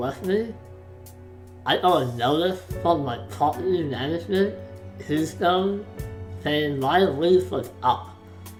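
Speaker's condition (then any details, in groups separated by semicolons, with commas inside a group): Facial palsy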